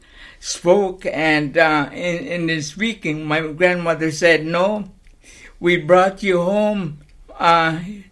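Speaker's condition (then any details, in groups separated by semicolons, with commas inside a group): Cerebral palsy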